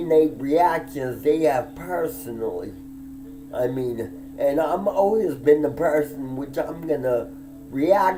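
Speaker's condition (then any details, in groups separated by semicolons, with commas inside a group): Disability with speech impediment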